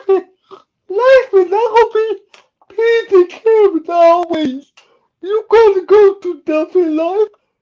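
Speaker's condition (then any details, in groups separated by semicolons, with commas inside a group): Cerebral palsy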